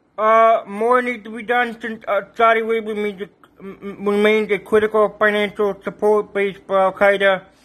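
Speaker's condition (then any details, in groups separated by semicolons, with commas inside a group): Cerebral palsy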